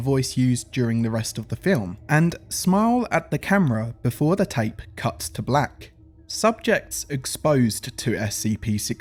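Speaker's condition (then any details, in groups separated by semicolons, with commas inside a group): No condition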